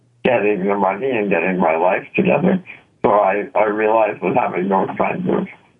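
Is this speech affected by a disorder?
Yes: spinal muscular atrophy; complete quadriplegia from spinal muscular atrophy, personal assistance for bathing, toileting, transportation, formerly chronic care hospital.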